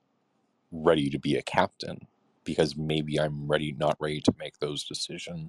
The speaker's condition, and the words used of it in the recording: No condition.